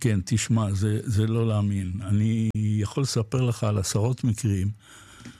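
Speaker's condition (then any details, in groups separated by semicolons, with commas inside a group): Parkinson's disease; diagnosed after two road accidents ten months apart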